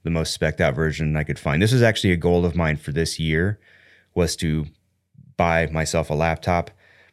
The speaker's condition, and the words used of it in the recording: None; typical speech.